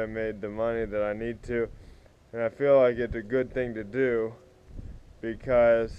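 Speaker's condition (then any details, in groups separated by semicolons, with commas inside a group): Cerebral palsy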